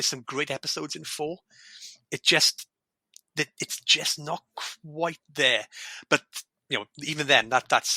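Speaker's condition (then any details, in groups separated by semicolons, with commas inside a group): No condition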